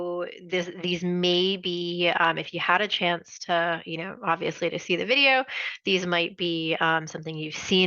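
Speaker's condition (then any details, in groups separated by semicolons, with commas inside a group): No condition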